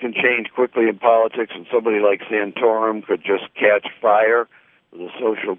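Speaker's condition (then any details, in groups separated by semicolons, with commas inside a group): No condition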